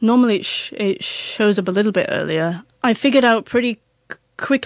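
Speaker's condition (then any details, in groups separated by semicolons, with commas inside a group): Stammer; stammer since about age 6, later onset than usual; stammer ongoing; hid stammer by speaking little, high silly voice, later word substitutions so nobody knew; repeated sounds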